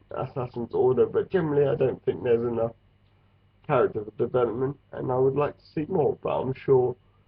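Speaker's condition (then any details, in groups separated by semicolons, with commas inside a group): Cerebral palsy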